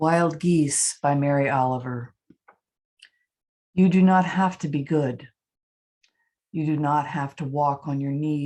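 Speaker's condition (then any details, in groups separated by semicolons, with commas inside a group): No condition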